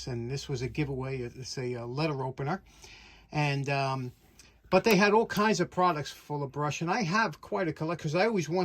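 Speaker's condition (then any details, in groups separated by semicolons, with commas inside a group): No condition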